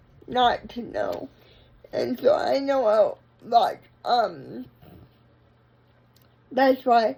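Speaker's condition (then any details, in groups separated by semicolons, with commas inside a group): Brain injury; unable to walk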